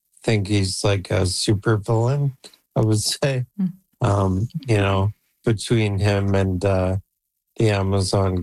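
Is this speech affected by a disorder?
Yes: ALS; Neuralink N1 brain implant in Toronto Western Hospital trial, computer control by thought, voice banked through 11 Labs; N1 implant received in May, about 3 months ago; voice audibly deteriorating, expected to lose ability to talk soon, plans AI-cloned voice via Neuralink.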